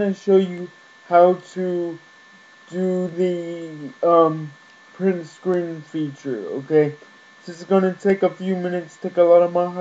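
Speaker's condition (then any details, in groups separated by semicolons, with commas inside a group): Cerebral palsy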